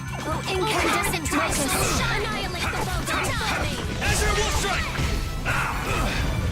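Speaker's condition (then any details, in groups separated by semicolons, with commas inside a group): No condition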